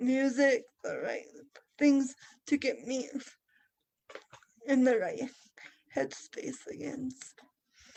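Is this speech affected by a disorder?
Yes: cerebral palsy.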